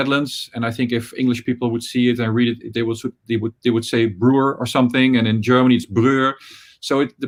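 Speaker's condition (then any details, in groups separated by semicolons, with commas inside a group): No condition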